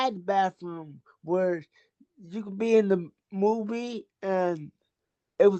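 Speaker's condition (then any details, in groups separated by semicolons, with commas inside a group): Cerebral palsy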